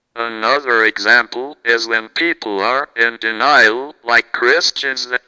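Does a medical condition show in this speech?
Yes: cerebral palsy, through a speech-generating device; never walked.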